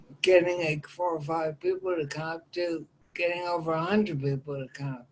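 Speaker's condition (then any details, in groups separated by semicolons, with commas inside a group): Ataxia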